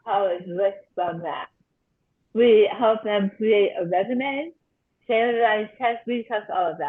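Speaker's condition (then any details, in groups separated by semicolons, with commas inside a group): Tongue cancer surgery and reconstruction; voice altered by surgery and reconstruction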